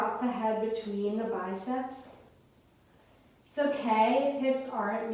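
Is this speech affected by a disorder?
No.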